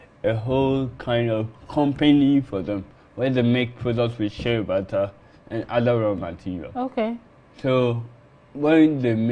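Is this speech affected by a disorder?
Yes: cerebral palsy.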